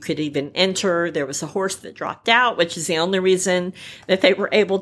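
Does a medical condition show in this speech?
Yes: repaired cleft palate, cleft palate without cleft lip; uses voice for radio hosting, singing and public speaking.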